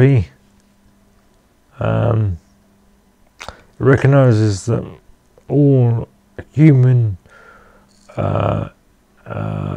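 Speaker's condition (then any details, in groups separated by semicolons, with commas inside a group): Cerebral palsy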